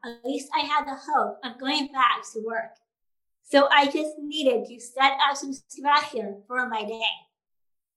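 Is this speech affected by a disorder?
Yes: Down syndrome.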